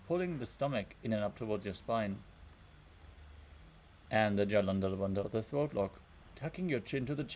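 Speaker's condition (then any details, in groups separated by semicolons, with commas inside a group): No condition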